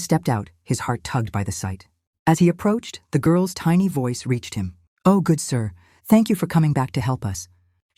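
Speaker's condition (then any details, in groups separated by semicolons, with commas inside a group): No condition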